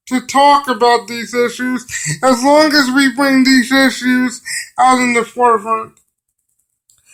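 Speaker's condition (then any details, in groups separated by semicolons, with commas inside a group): Cerebral palsy; brain damage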